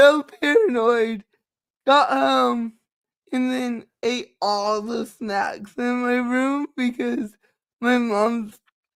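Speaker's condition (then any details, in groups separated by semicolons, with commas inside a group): Cerebral palsy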